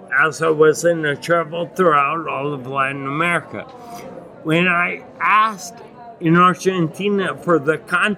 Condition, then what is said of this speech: Ataxia. When I speak, it feels like an elephant is on top of my chest.